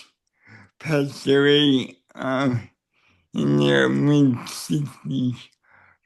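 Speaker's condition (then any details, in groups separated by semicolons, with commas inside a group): Cerebral palsy; neck surgery went badly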